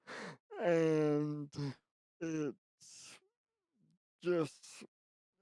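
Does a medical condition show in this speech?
Yes: traumatic brain injury.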